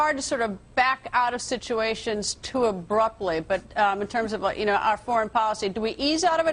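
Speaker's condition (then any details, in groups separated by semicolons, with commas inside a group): No condition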